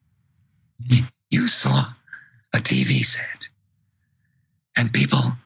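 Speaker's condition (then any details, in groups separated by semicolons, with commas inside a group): Vocal cord paralysis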